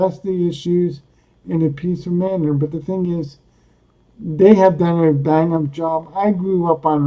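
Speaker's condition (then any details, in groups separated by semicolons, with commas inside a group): Cerebral palsy; speaks coherently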